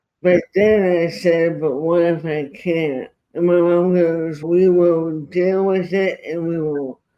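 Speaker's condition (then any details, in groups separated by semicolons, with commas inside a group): Traumatic brain injury; left arm spastic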